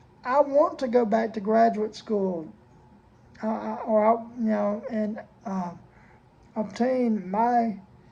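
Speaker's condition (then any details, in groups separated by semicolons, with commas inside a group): Cerebral palsy; spasticity, muscle stiffness, baclofen pump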